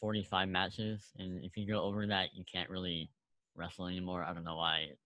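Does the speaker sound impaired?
Yes: cleft lip, unilateral.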